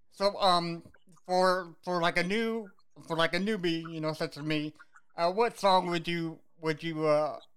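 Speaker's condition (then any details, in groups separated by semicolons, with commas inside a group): Cerebral palsy; got medication from doctor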